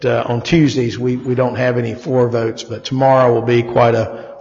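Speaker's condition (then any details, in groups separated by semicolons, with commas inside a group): No condition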